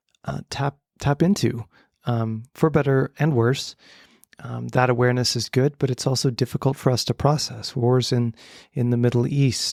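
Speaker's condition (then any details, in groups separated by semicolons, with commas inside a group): No condition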